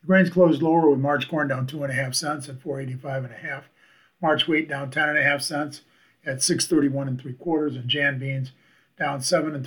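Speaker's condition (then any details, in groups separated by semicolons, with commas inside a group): No condition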